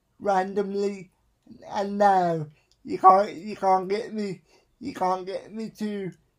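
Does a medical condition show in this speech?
Yes: spastic quadriplegic cerebral palsy, severe; able to communicate, stutters a lot, worse when distracted by several things.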